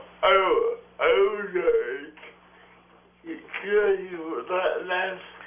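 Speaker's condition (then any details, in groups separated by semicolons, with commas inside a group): Cerebral palsy; strong speech impediment, uses interpreter publicly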